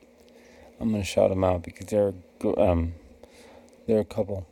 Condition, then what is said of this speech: Cerebral palsy. Not only OT, but also, I never had to have this, but speech therapy.